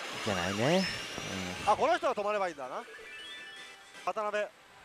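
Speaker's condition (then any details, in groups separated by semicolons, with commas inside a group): No condition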